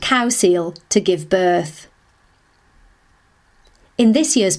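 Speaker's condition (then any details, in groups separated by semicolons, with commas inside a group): No condition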